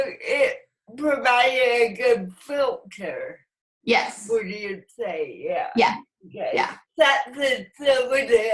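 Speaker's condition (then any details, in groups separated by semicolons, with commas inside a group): Cerebral palsy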